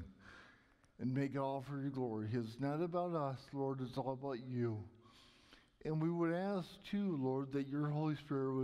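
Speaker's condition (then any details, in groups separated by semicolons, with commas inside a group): Cerebral palsy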